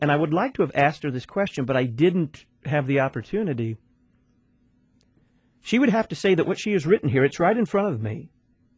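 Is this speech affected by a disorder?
No.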